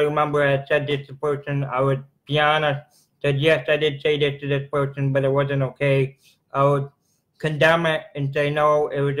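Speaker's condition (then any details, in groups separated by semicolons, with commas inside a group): Cerebral palsy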